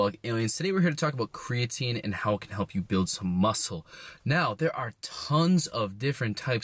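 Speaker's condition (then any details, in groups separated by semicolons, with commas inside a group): No condition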